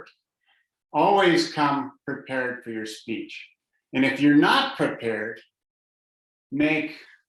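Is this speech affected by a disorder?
No.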